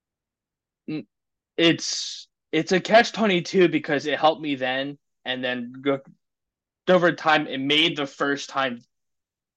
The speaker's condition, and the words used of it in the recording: Stuttering. Like, so like, because heads up, but I have a stutter, so sometimes words will take longer to come out.